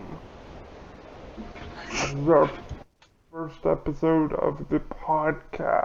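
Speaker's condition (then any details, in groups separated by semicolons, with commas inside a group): Cerebral palsy; limbs affected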